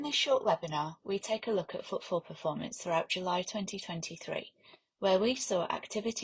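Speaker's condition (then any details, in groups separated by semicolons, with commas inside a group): No condition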